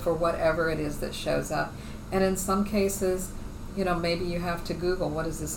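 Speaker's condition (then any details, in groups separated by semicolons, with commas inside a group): No condition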